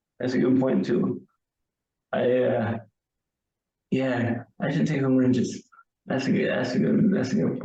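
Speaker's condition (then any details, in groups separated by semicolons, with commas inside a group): Cerebral palsy; wheelchair user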